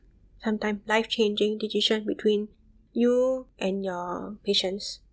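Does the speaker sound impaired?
Yes: bilateral sensorineural hearing loss; moderate to severe from about age 4, left profound since young, right worsened about 3 years ago; intense speech therapy.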